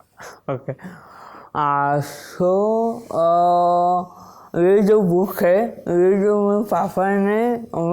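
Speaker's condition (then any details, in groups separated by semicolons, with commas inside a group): Wilson's disease; onset at age 16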